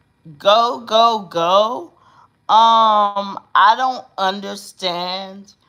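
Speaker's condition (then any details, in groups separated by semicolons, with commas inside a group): Cerebral palsy; uses specialized hospital bed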